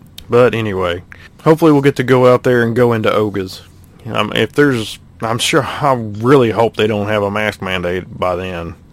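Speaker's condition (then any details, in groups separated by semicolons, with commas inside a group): No condition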